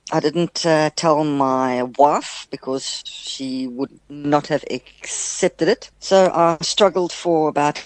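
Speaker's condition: Stutter; stutter developed in childhood with onset of depression, caused by depression, quite bad; lessened after medical and social transition with hormone replacement therapy from age 37; quite a bad stutter earlier, now almost not noticeable; blocks

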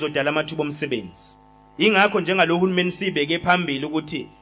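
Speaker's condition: No condition

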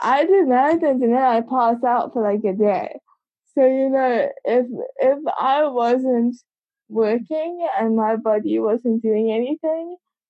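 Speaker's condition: Cerebral palsy; congenital, from birth, age 25

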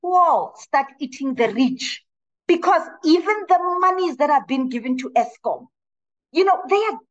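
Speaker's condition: No condition

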